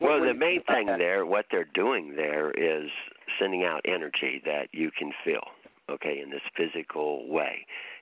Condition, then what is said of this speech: None; typical speech.